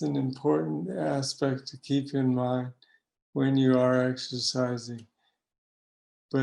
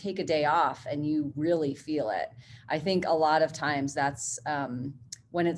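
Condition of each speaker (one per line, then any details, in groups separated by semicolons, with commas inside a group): Parkinson's disease; DBS implant, tremor originally main symptom; stair climbing as therapy
No condition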